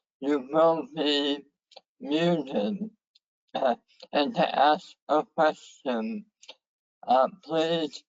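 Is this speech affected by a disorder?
Yes: head and neck cancer; survivor; severe dysphagia.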